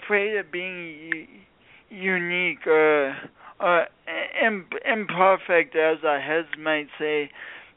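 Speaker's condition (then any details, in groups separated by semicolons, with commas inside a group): Speech impediment from birth injury; speech impediment sounding unlike a regional accent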